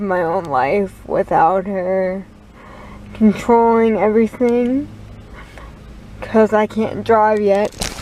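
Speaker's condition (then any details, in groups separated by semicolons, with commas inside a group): Cerebral palsy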